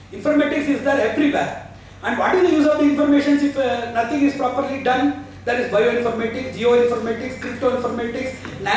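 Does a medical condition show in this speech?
No.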